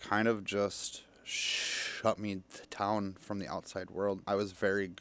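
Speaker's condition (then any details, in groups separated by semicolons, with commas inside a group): Stutter; stutter since young childhood, speech help stopped around age 11 or 12, therapy, 12-step programs, now sober; still stutters, public speaking still hard, sounded fluent on air, feels safe in studio; stutters on f of furniture mover, no stutter when drunk, cares less when feeling safe; prolonged sounds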